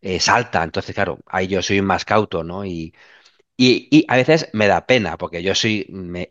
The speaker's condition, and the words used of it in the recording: Stuttering. Hay muchas veces que digo, joder, que hable otro, no, venga tú, coño, pero joder, si estoy, pero no me ves que yo tartamudeo, coño, que hable otro, ¿no?